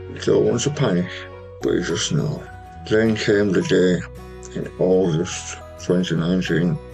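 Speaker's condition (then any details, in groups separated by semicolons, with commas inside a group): Tongue cancer, hemiglossectomy; numbness in face, neck and jaw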